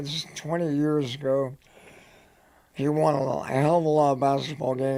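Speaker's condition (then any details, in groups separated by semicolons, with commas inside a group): Head and neck cancer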